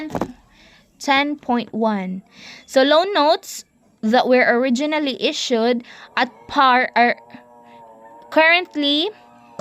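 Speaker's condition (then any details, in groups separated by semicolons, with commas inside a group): No condition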